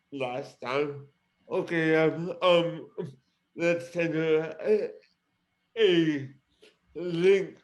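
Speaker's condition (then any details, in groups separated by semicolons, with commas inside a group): Cerebral palsy; present from birth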